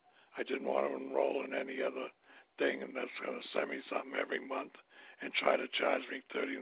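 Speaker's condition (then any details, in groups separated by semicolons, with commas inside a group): Stroke; hard time talking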